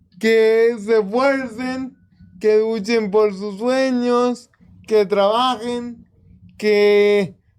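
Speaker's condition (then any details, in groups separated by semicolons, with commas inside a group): Cerebral palsy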